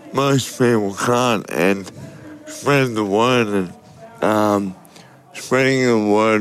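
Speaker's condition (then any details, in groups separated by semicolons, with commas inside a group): Motor neurone disease; sporadic motor neurone disease, deteriorating quickly; treated in Spain, exploring Melbourne TPS neuromodulation, nanocrystallized gold from Salt Lake US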